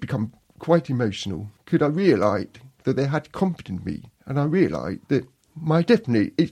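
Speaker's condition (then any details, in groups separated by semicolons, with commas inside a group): Profound deafness; born profoundly deaf, hearing parents, cochlear implant, learnt to speak rather than sign, lip-reads; limited hearing with cochlear implant, needs speakers facing him, one at a time; learnt to speak through hard work in childhood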